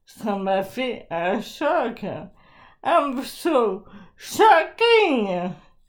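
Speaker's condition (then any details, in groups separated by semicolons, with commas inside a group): ALS (Charcot's disease); progressive muscle atrophy throughout body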